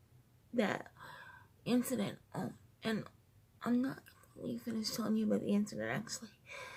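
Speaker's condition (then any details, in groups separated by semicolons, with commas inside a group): Cerebral palsy, triplegia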